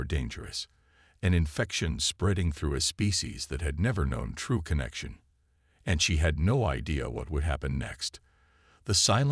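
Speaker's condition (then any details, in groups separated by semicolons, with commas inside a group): No condition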